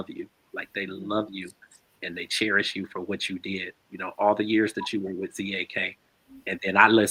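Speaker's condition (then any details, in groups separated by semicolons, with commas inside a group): No condition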